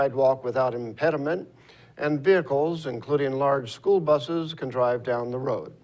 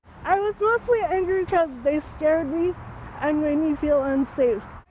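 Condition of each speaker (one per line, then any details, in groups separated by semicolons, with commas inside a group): No condition
Cerebral palsy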